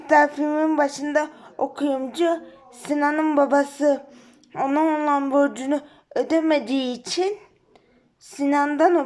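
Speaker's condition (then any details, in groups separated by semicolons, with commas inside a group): Cerebral palsy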